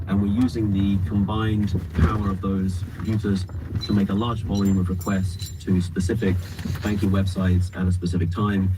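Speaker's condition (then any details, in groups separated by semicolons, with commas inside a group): No condition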